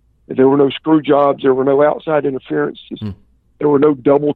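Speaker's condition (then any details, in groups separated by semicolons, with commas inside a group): No condition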